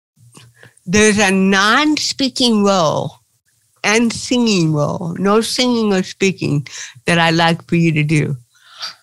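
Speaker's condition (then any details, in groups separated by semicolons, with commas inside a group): Cerebral palsy; since birth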